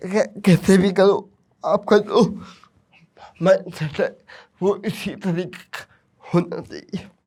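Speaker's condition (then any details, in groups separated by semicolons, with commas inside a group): Cerebral palsy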